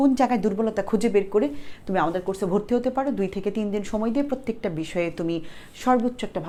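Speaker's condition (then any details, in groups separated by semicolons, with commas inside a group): No condition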